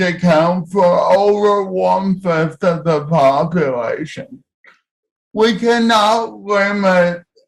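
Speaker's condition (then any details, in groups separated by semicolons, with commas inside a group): Cerebral palsy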